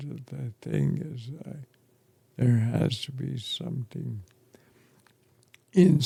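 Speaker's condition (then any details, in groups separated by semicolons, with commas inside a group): ALS; affects chest and throat; two and a half years in, weeks to live, refusing some intervention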